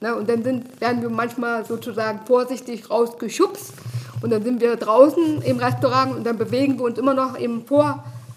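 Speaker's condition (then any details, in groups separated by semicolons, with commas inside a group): Deafness; can speak aloud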